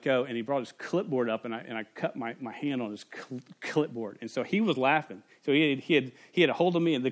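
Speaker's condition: Stuttering; much worse through school years, variable with bad days; pretty fluent currently; pretty fluent now, some days unable to say own name; repeated sounds, repeated words

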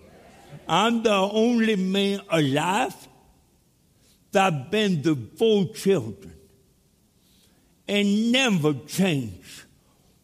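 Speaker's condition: Cerebral palsy; speech impediment

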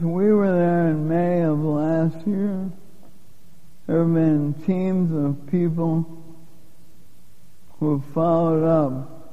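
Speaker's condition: Lou Gehrig's disease; given 3 to 5 years to live

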